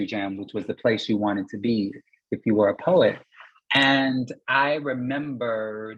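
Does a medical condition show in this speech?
No.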